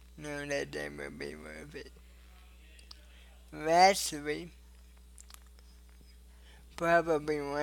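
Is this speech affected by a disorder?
Yes: cerebral palsy.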